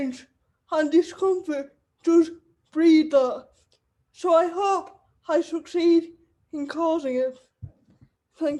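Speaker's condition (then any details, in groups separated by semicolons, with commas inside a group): Cerebral palsy; wheelchair user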